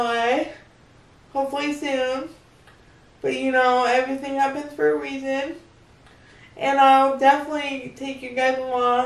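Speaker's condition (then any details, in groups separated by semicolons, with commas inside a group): Cerebral palsy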